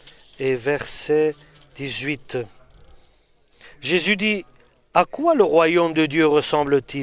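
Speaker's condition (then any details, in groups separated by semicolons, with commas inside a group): No condition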